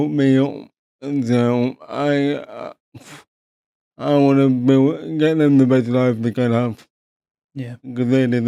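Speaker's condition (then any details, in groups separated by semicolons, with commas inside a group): Paralysis after childhood accident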